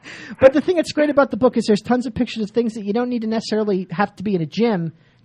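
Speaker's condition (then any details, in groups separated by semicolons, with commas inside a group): No condition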